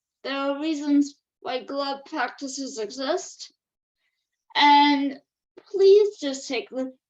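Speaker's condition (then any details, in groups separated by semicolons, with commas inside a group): Cerebral palsy; affects all four limbs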